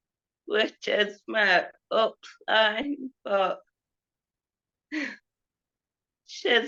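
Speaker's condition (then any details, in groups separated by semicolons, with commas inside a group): Cerebral palsy; affects speech and mobility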